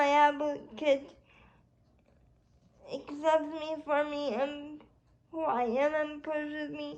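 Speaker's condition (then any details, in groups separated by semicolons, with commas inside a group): Cerebral palsy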